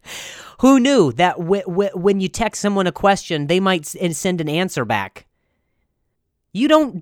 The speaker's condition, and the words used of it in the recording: Stuttering. At what point does someone who stutters evolve into an auctioneer?